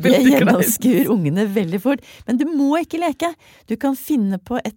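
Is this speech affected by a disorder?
No.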